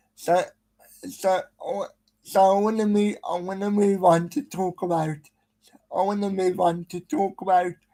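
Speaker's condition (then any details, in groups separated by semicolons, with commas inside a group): Cerebral palsy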